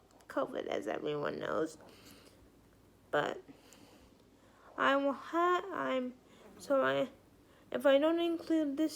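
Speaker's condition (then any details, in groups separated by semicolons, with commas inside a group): Cerebral palsy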